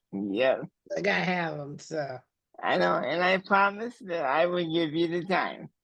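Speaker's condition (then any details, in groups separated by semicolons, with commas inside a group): Cerebral palsy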